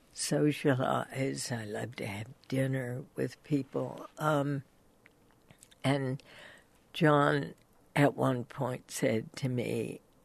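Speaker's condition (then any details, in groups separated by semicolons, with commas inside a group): Spasmodic dysphonia; requires hard work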